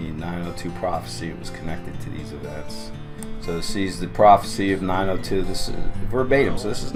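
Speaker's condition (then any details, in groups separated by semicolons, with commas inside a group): No condition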